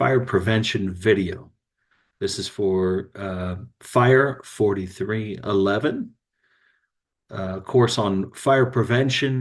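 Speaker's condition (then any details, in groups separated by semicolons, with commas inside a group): No condition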